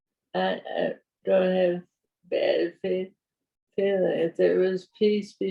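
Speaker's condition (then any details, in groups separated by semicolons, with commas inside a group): Parkinson's; awake brain surgery; about 22 years since diagnosis, later stages; voice weaker than before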